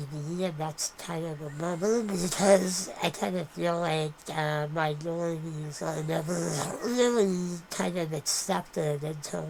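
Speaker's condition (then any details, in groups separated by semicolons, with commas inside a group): Non-progressive muscular dystrophy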